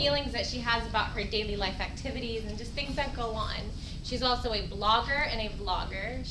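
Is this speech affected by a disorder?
No.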